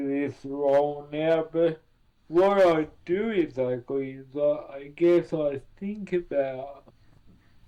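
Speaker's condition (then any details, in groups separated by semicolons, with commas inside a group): Cerebral palsy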